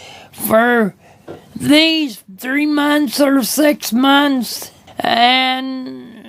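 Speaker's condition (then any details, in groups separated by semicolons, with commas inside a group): Cerebral palsy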